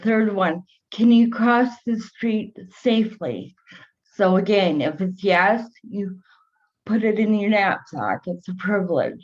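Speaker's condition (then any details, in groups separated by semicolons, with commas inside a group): Cerebral palsy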